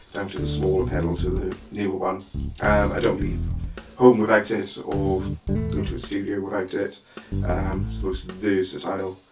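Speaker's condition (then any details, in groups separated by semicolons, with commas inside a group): No condition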